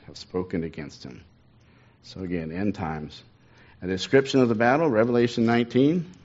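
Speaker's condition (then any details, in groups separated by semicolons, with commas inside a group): No condition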